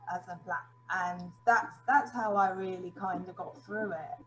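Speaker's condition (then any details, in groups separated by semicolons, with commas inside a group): No condition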